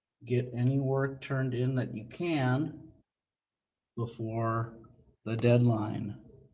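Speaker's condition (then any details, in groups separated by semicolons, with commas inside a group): No condition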